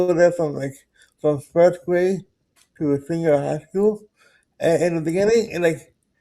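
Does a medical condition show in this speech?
Yes: cerebral palsy.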